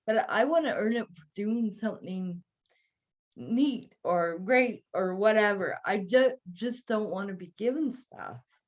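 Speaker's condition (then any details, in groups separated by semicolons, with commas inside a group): Cerebral palsy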